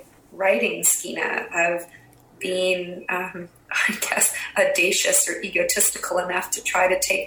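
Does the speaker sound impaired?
No.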